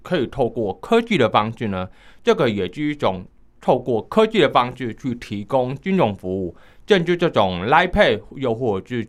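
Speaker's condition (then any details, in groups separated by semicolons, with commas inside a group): Hearing impairment, mild; unusual high-frequency hearing loss, low frequencies near normal, market hearing aids largely ineffective, uses atypical assistive device; underwent speech rehabilitation therapy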